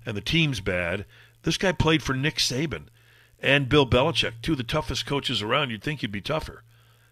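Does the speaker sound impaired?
No.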